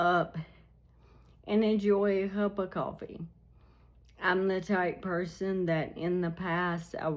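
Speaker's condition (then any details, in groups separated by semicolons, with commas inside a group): ALS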